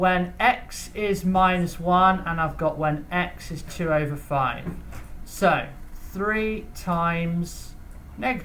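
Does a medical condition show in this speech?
No.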